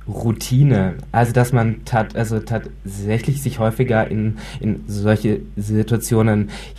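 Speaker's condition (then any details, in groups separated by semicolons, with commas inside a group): Stuttering; plays less of a role in small talk than years ago; blocks, small talk difficult; repeated sounds, repeated words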